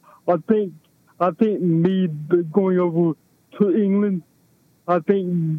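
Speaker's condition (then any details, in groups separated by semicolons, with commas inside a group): Cerebral palsy; balance and posture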